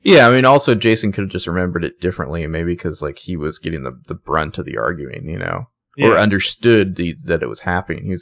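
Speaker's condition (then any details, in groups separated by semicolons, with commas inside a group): No condition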